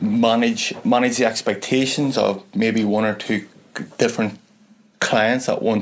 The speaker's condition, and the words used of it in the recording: Stuttering. And I do hope that as I'm sure you've picked up and your listeners have picked up, I've been blessed with a stammer.